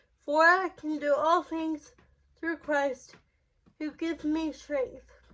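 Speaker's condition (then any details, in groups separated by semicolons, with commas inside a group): Cerebral palsy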